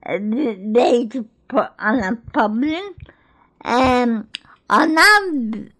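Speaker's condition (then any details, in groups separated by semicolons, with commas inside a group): Cerebral palsy; cerebral palsy since birth, born in Greece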